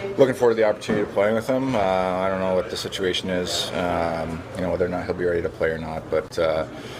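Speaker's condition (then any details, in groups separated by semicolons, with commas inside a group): No condition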